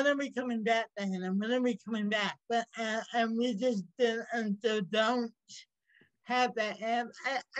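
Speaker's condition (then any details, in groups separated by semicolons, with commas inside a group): Cerebral palsy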